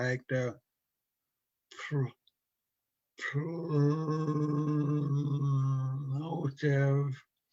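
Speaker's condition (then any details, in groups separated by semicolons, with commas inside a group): Stutter from brain injury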